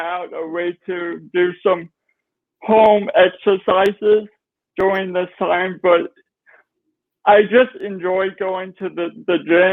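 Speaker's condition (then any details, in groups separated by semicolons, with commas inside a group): Cerebral palsy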